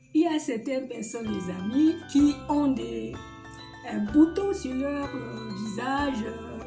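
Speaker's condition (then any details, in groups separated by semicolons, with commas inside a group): No condition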